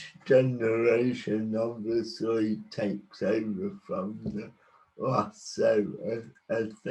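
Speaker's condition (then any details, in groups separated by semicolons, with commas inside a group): Cerebral palsy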